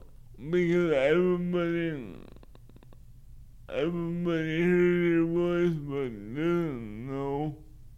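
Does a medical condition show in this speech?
Yes: cerebral palsy; limited use of arms.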